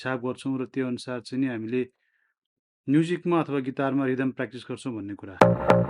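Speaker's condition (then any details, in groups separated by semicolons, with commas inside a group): No condition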